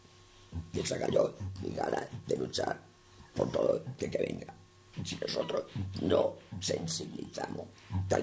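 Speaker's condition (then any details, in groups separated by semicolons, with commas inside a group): Total laryngectomy; laryngeal cancer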